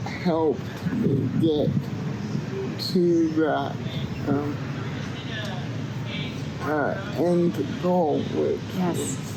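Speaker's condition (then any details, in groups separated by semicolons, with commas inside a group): Cerebral palsy; cannot walk unaided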